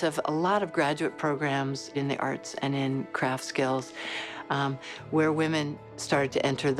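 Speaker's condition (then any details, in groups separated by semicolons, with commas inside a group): No condition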